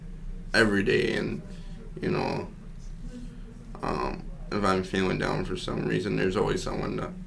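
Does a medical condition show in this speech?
Yes: cerebral palsy; since birth, makes getting around harder, about 35 surgeries.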